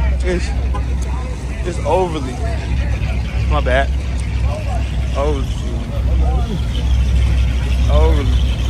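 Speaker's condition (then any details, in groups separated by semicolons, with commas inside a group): No condition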